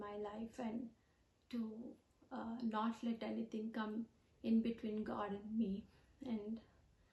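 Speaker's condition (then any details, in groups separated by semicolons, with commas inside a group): No condition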